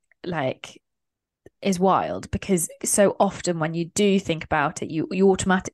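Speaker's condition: No condition

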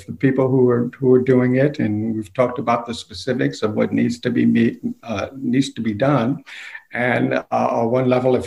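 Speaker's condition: No condition

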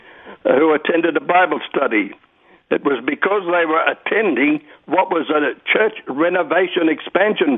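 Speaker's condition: No condition

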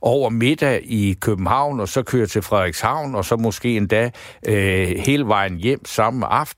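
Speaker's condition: No condition

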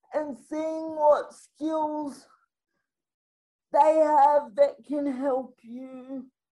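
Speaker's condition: Spastic quadriplegic cerebral palsy; from being born three months premature, full-time electric wheelchair user

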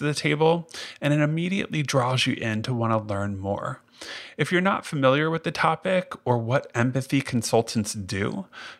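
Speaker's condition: No condition

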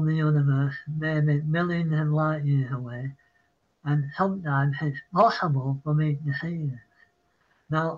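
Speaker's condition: Parkinson's; apologizes mid-sentence

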